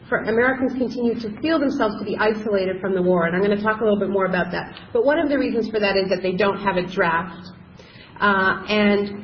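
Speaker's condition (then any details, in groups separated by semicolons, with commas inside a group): No condition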